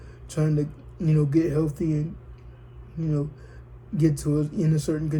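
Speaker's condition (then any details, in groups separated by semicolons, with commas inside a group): Cerebral palsy, spastic diplegia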